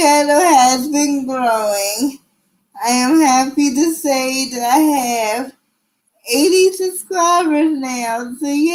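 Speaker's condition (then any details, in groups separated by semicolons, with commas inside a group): Cerebral palsy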